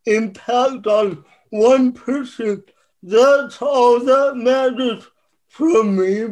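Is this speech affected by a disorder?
Yes: cerebral palsy; reported to make cerebral palsy stronger.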